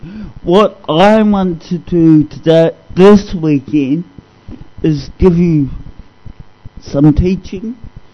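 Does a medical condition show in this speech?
Yes: cerebral palsy; discovered at age 2.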